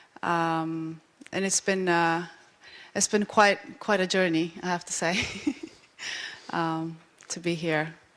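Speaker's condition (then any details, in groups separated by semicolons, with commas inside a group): No condition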